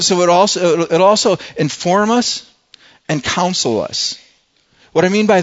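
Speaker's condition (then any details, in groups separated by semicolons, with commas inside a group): No condition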